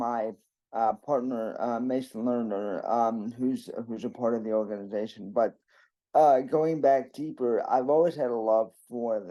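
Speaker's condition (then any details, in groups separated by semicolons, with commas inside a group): Cerebral palsy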